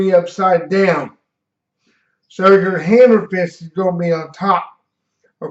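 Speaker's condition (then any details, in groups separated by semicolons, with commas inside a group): Cerebral palsy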